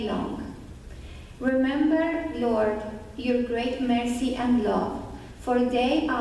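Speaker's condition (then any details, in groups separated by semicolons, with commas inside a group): No condition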